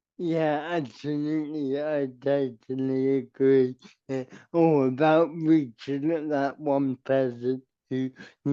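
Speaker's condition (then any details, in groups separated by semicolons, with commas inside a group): Cerebral palsy; permanent wheelchair user; uses walker, therapy, gym, yoga; speech impediment, rehearsed words for clarity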